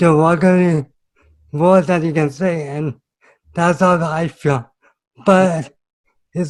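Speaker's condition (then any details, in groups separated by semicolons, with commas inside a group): Cerebral palsy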